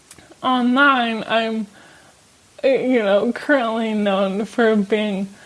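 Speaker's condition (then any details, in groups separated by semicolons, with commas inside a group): ALS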